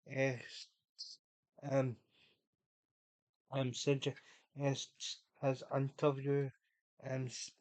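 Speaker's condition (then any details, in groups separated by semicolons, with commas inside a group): Cerebral palsy; unable to walk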